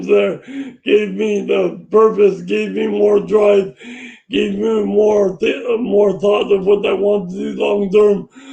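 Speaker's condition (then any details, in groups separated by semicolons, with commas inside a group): Brain injury; vehicle accident, 6.5 month coma; 15 years post injury, still improving, 24 hour support; could not speak or eat, tube fed, speech therapy, speech improving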